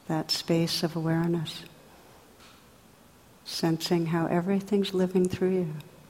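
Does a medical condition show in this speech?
No.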